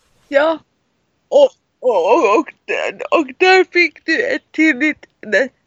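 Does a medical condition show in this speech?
Yes: cerebral palsy; severe, wheelchair user.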